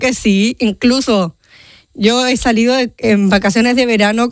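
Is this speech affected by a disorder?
Yes: Down syndrome; genetic, from birth; age 30.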